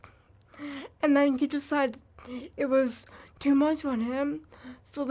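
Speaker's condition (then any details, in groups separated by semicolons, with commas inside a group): Cerebral palsy; from birth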